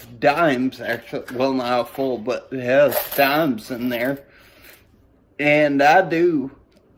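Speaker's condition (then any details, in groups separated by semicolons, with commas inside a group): Brain injury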